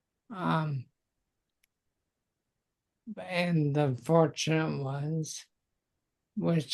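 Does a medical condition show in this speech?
Yes: multiple sclerosis; voice awkward, relaxants make voice harder to control.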